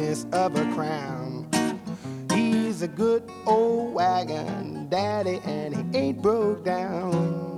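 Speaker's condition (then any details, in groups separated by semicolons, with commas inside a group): No condition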